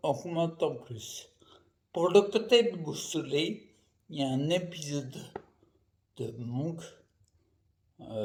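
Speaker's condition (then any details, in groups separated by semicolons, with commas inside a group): Primary progressive multiple sclerosis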